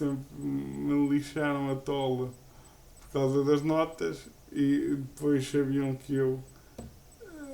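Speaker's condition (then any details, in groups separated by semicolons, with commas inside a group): Cerebral palsy; uses a wheelchair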